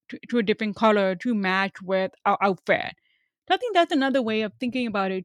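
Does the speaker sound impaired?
Yes: hearing loss; hearing aid user, same audiologist firm for 25 years.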